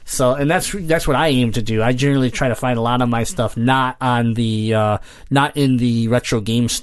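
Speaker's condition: Cleft palate; congenital

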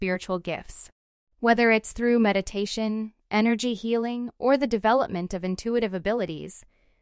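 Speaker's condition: No condition

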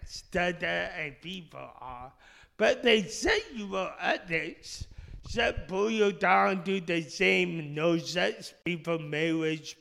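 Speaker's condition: Speech impediment; initially misdiagnosed

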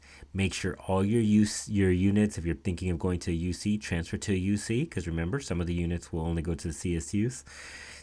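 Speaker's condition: No condition

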